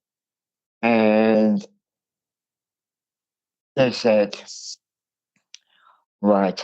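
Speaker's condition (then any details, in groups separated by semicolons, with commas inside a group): Cerebral palsy; attended school for speech impairments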